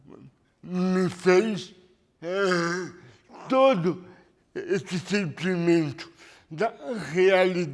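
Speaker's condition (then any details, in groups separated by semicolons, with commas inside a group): Cerebral palsy; lack of oxygen at birth, premature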